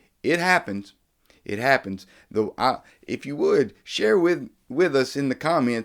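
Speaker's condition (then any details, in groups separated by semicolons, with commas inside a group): No condition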